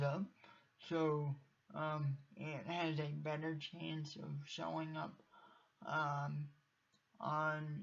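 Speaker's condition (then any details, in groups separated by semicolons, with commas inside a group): Cerebral palsy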